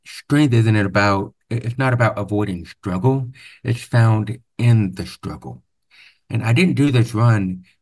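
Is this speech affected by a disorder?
Yes: profound hearing loss, deaf accent; noticeably different accent.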